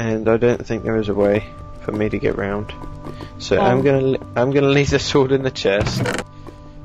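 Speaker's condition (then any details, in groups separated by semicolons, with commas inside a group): No condition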